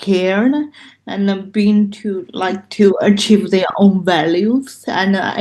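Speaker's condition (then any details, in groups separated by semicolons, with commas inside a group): Cerebral palsy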